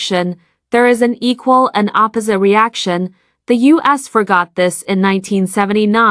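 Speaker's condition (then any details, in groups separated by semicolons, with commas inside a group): No condition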